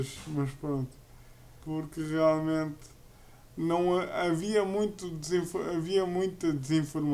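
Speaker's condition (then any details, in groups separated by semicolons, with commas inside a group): Cerebral palsy; uses a wheelchair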